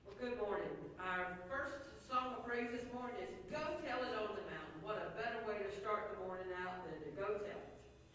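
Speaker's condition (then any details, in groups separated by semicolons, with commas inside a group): No condition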